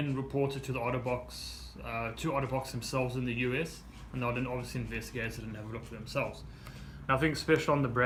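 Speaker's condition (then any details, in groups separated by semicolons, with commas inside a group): No condition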